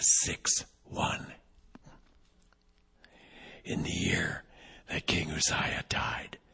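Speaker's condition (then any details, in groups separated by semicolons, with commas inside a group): Vocal cord paralysis, unilateral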